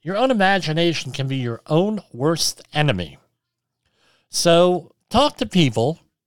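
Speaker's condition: Cleft lip and palate

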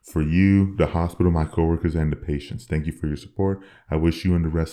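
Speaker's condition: No condition

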